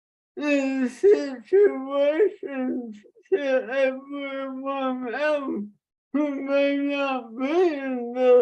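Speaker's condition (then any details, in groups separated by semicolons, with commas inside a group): Traumatic brain injury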